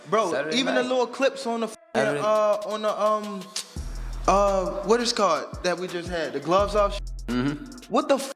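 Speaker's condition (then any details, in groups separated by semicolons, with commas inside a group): No condition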